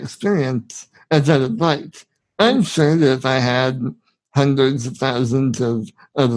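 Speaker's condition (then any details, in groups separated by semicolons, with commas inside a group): Spinal muscular atrophy; genetic, from birth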